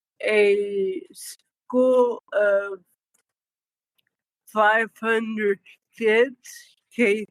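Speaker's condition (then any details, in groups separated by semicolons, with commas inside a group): Cerebral palsy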